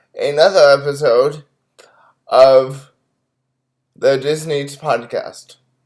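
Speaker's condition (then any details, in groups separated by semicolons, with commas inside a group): Cerebral palsy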